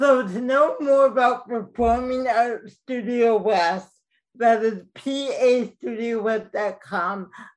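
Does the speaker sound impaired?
Yes: cerebral palsy, mild; speech mildly affected.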